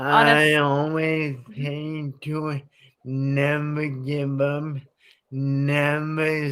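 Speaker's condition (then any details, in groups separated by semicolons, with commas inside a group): Traumatic brain injury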